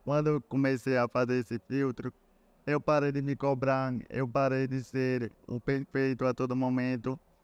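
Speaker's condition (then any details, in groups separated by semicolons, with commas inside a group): Cerebral palsy; relearned talking after onset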